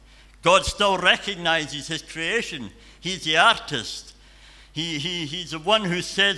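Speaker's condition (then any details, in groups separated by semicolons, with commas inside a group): Cleft palate and cleft lip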